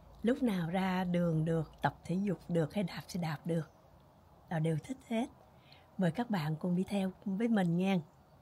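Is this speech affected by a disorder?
No.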